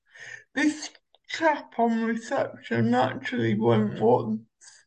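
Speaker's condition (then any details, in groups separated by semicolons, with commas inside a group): Cerebral palsy; uses Omeo wheelchair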